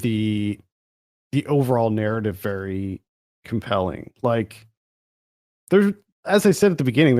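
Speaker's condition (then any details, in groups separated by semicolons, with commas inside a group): No condition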